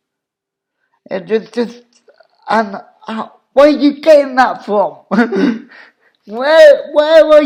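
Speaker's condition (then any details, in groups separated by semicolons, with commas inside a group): Cerebral palsy; obvious speech impediment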